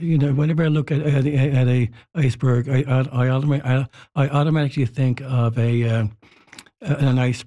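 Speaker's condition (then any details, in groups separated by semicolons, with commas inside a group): Stuttering; no cure, spent decades masking stuttering; repetitions, prolongations and blocks, past anxious blocks into silence on phone calls; repeated sounds, repeated words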